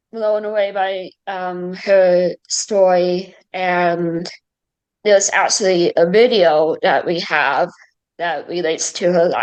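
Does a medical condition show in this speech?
Yes: cerebral palsy, mild; speech affected.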